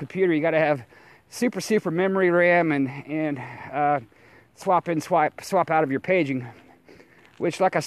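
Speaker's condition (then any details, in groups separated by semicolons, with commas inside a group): No condition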